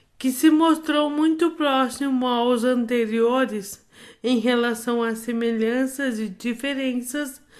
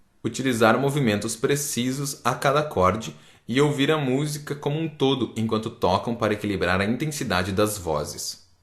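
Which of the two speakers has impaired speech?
The first: amyotrophic lateral sclerosis; difficulty speaking, difficulty containing emotions.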